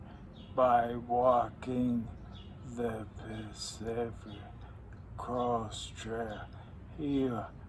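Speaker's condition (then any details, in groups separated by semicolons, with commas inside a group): ALS; six years since diagnosis, slow progression, wheelchair, cannot walk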